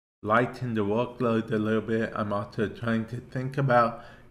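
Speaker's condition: Cerebral palsy; affects speech to an extent

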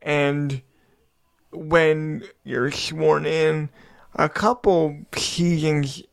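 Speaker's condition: Cerebral palsy; wheelchair user

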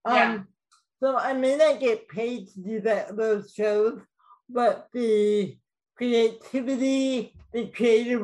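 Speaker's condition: Cerebral palsy; from birth, no breathing for 45 minutes at birth, gait mildly affected; speech mildly affected

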